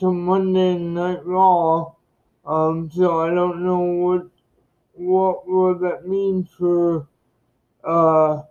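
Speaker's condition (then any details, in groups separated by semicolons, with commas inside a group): Cerebral palsy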